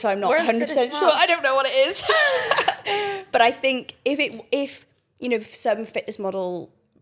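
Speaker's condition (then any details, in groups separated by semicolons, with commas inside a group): No condition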